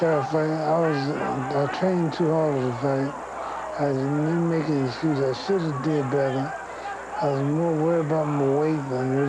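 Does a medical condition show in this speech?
Yes: Parkinson's syndrome.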